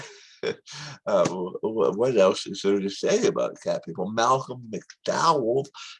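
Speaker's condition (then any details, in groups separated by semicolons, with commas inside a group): Tongue cancer surgery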